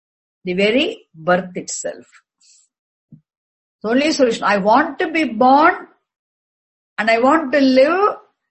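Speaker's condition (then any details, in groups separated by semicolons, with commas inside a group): No condition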